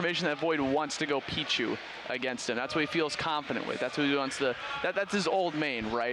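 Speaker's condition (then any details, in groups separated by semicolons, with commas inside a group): No condition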